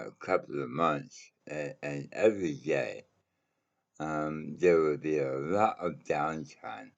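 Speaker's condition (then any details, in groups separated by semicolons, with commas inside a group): Mouth cancer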